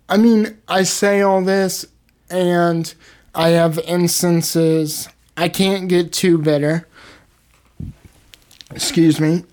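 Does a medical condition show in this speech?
Yes: cerebral palsy; spastic quadriplegic, all four limbs impaired, oxygen lack at birth, motor brain area damaged, diagnosed age 3.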